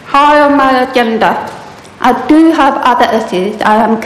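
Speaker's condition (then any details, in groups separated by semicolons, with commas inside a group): Profound deafness; Mary Hare School for deaf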